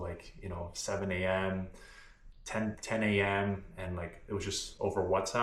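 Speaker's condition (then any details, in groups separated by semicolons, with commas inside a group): No condition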